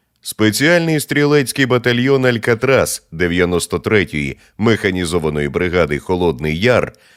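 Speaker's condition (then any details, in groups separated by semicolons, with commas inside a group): No condition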